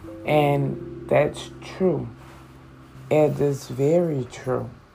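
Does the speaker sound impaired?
Yes: stroke with stutter; cannot move, hands not working, constant pain, physical therapy, not sleeping, caregiver Miss Priest gives medicines, meals; stutter now, linked by speaker to not sleeping.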